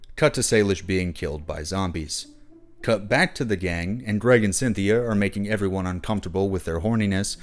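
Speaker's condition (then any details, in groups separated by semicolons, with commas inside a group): No condition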